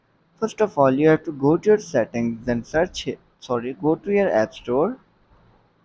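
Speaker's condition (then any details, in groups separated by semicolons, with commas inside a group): No condition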